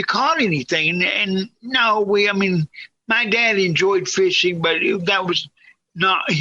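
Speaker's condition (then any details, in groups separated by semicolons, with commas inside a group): Cerebral palsy, severe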